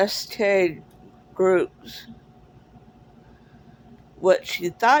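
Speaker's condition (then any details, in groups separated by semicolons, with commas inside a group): Cerebral palsy; speaks differently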